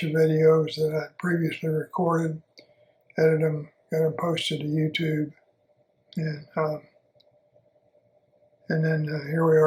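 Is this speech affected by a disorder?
Yes: Parkinson's disease.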